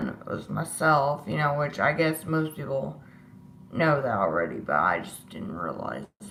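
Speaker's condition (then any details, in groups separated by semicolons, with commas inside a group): Disability causing slurred speech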